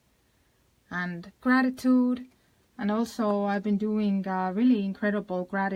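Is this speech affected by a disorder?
No.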